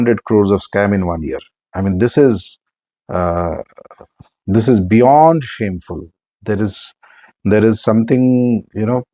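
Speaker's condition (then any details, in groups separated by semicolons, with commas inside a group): No condition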